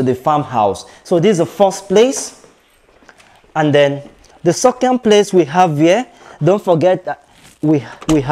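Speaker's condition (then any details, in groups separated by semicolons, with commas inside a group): No condition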